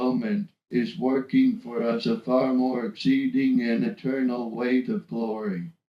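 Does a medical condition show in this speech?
Yes: ALS (Lou Gehrig's disease), through a speech-generating device; ALS, spread to right arm then legs; onset three and a half years ago, no hand use, eye-controlled wheelchair; speaks only via eye-gaze device with banked voice.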